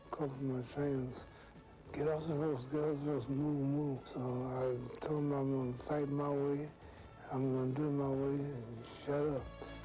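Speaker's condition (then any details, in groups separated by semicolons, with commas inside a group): Parkinson's syndrome; sometimes slurred speech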